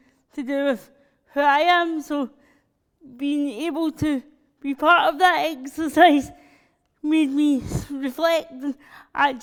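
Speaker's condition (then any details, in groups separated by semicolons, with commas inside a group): Cerebral palsy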